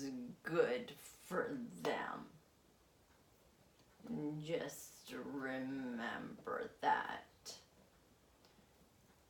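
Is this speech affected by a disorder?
Yes: essential tremor; affects legs as well.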